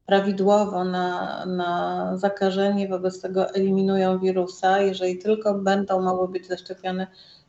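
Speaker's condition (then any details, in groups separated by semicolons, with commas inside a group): No condition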